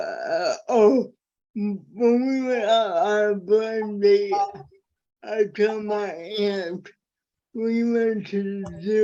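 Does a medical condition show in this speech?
Yes: disability with speech impairment.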